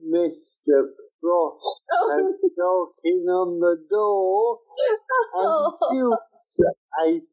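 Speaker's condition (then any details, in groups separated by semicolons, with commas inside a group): Cerebral palsy; from birth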